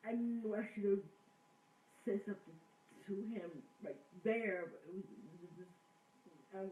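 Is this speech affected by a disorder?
Yes: cerebral palsy.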